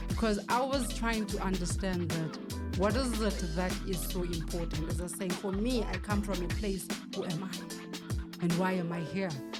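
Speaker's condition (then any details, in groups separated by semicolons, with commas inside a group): No condition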